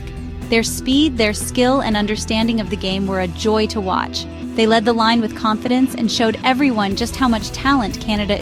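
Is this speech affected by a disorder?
No.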